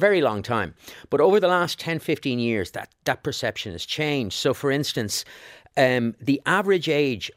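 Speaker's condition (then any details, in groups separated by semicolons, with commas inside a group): No condition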